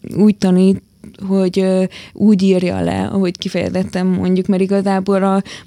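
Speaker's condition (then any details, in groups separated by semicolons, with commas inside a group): Hearing loss, hard of hearing, hearing aids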